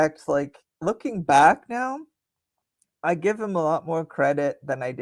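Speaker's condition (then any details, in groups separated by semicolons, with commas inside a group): No condition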